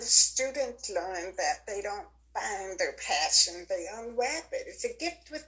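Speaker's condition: Deafness; born with normal hearing

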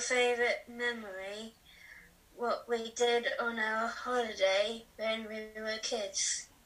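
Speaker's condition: Down syndrome; present since birth

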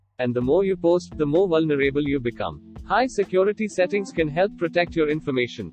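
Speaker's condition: No condition

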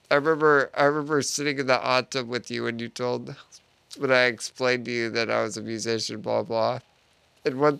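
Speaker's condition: Duchenne muscular dystrophy

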